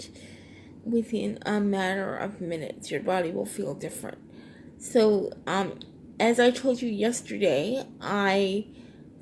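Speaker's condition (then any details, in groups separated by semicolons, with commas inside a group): Cerebral palsy, triplegia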